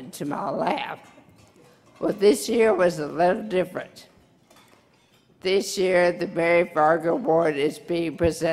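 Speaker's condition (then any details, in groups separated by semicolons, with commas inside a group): Brain injury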